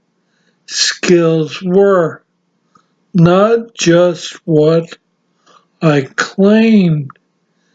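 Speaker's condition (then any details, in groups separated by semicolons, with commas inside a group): Severe brain injury; severe, ataxia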